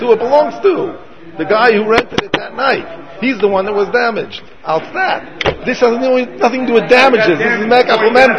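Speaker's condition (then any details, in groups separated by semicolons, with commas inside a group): No condition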